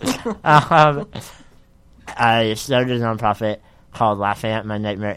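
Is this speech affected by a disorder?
Yes: spinal muscular atrophy; lifelong, uses expensive wheelchair, adaptive technology.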